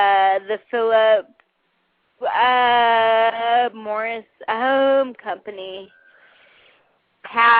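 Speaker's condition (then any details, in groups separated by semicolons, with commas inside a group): Cerebral palsy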